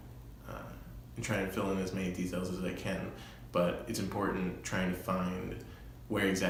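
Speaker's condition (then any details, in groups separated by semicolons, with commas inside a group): No condition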